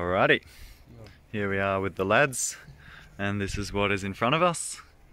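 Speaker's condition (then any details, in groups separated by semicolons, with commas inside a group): No condition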